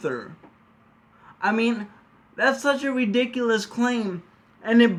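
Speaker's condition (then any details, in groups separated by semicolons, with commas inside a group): Cerebral palsy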